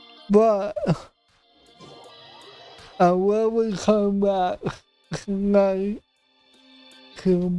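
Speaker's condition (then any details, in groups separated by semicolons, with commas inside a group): Cerebral palsy; affects voice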